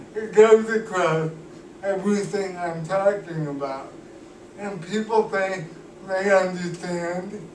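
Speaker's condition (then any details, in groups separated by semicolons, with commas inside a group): Cerebral palsy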